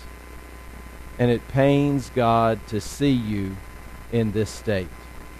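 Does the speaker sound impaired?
No.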